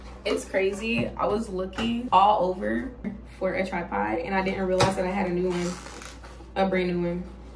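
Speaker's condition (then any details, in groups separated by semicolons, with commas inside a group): No condition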